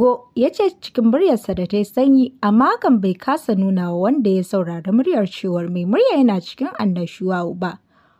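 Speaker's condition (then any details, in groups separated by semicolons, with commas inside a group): No condition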